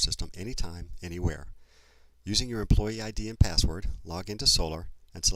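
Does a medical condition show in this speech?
No.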